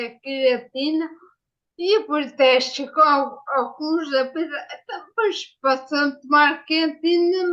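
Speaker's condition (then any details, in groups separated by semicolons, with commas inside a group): Ataxia after brain injury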